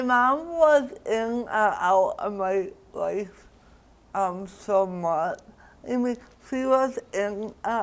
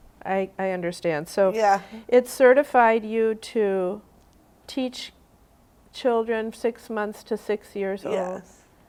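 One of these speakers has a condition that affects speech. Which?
The first: cerebral palsy; diagnosed around age one.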